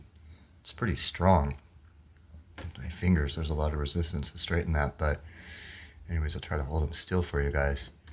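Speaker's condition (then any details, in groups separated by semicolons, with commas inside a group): No condition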